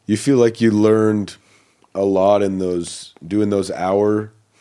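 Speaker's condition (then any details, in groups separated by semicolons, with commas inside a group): No condition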